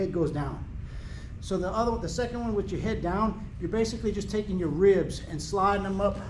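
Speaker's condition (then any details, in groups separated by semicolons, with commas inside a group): No condition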